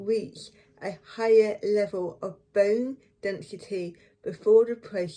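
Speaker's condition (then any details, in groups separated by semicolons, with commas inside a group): Cerebral palsy; affects one foot; osteoarthritis in affected foot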